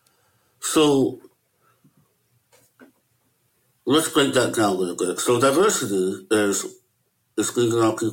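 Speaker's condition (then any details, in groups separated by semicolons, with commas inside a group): Möbius syndrome; no facial nerve control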